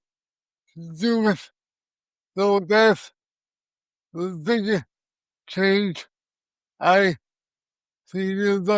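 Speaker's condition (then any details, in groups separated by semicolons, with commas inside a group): Cerebral palsy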